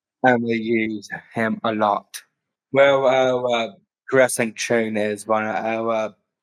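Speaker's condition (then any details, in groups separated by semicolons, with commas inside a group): Down syndrome; later diagnosed with autism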